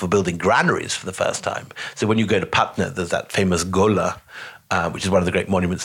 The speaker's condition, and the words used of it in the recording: No condition.